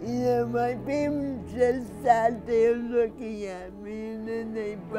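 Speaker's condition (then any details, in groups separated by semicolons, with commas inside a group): Cerebral palsy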